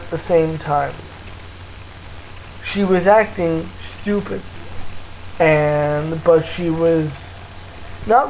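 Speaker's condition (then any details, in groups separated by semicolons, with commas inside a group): Cerebral palsy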